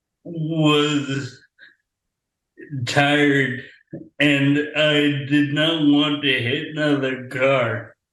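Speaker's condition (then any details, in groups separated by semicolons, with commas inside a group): Traumatic brain injury; caused by accident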